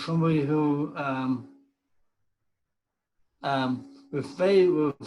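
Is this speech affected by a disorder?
Yes: cerebral palsy; speech impediment.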